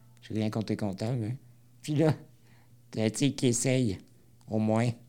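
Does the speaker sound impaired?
Yes: spinal muscular atrophy type 2; muscles do not develop, movement limited to right hand fingers, wheelchair user; works with ventilator, more energy with it.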